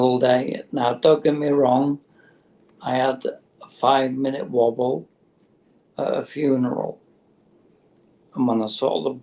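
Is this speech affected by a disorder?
Yes: motor neurone disease; terminal, no cure.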